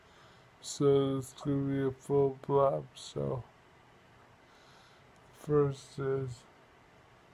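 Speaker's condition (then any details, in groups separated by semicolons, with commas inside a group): Multiple sclerosis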